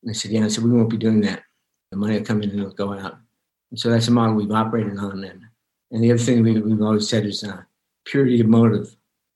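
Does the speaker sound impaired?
Yes: Parkinson's disease; early onset, diagnosed at age 29, spinal tumor surgery, relearned walking with physical therapist, falls; about 30 years since diagnosis, shattered arm from fall after spinal surgery.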